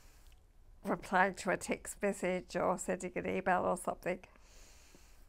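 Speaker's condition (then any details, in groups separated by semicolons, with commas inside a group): MND (ALS)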